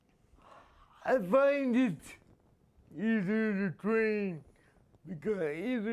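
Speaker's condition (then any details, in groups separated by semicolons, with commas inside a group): Spastic quadriplegia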